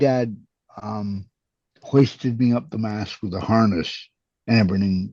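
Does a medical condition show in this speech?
Yes: cerebral palsy.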